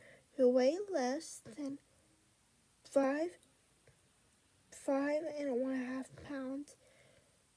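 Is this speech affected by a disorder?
Yes: cerebral palsy; unable to walk.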